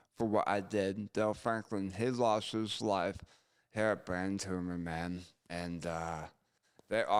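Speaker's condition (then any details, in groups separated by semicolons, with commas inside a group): Gunshot injury to chin; self-inflicted gunshot injury to head and chin; speech much improved, may still be hard to understand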